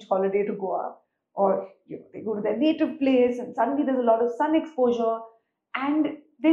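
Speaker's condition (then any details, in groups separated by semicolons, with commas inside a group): No condition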